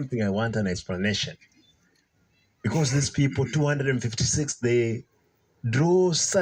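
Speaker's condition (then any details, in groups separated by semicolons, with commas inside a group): No condition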